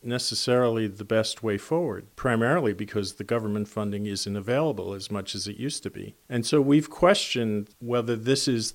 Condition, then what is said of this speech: None; typical speech.